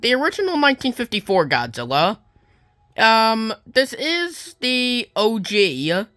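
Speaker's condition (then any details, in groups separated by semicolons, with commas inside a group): No condition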